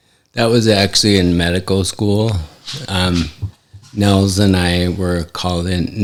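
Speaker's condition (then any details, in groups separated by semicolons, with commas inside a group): ALS; affects hand function; recently diagnosed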